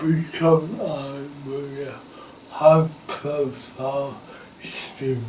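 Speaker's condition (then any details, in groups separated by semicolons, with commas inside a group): Cerebral palsy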